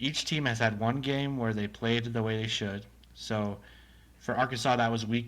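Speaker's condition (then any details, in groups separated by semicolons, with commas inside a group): No condition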